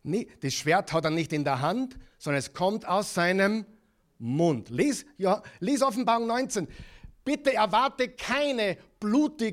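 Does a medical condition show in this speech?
No.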